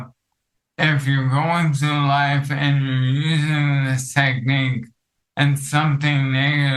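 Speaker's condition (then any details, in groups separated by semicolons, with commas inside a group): ALS; affects vocal cords; hard to talk long, speech unclear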